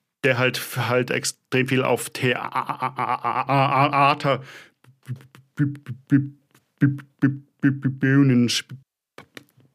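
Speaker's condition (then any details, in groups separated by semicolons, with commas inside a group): Stuttering; stuttering for nearly 28 years, individual symptom pattern; frequent word and phrase repetitions, repeated filler sounds; varies in strength from day to day, fluency of one day gone the next; repeated words, prolonged sounds, blocks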